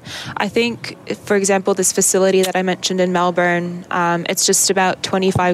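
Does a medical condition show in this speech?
No.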